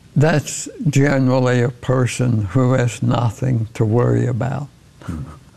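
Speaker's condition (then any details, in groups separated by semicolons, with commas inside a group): ALS; progressive ALS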